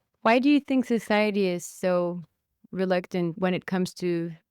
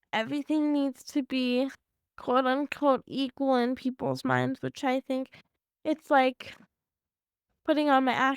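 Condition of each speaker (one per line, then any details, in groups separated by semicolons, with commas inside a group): No condition
Cerebral palsy; from birth, mostly waist down, uses walker; diagnosed about age one, age seventeen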